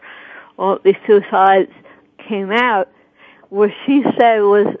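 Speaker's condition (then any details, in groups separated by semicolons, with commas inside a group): Cerebral palsy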